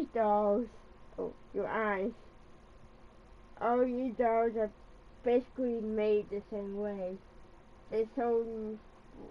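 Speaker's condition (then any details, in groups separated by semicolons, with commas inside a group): Cerebral palsy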